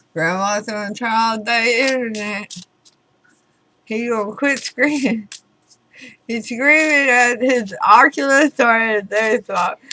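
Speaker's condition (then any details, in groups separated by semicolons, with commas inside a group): Throat cancer radiation damage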